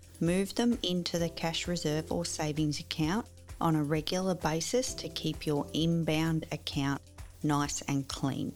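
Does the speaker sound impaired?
No.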